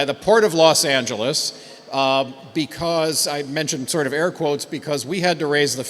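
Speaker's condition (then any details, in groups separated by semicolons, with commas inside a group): No condition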